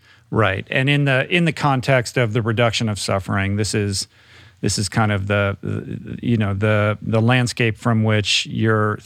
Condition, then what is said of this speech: None; typical speech.